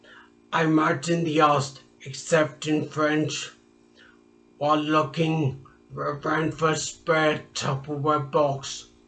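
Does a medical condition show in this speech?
Yes: traumatic brain injury; speech.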